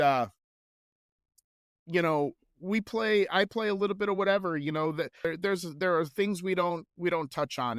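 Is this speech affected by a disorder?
No.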